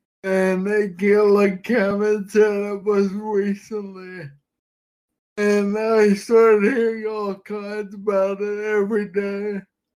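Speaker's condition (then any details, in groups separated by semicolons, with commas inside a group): Friedreich's ataxia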